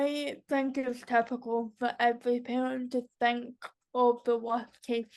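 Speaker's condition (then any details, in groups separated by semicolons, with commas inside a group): Cerebral palsy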